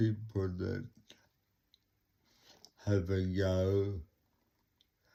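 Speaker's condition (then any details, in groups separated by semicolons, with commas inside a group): Cerebral palsy; talks slowly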